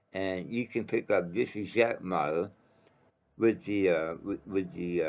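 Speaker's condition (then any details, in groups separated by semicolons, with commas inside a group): Mouth cancer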